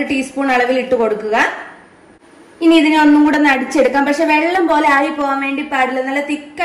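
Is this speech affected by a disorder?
No.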